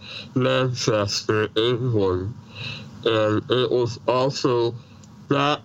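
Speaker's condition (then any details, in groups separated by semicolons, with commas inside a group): Treacher Collins syndrome, severe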